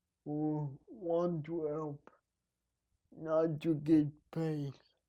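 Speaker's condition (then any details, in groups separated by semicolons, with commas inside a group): Cerebral palsy; needs help at night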